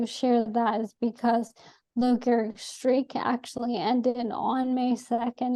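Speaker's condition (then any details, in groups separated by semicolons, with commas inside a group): ALS; atypical case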